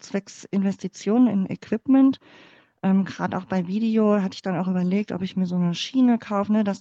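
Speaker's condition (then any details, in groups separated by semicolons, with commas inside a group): Cleft palate; congenital, born in former GDR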